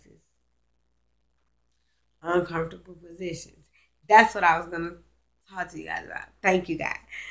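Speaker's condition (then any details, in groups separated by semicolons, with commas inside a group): Cerebral palsy, spastic; now talking and breathing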